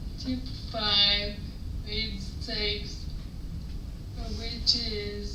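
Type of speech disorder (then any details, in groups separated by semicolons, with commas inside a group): Ataxic dysarthria; Friedreich's ataxia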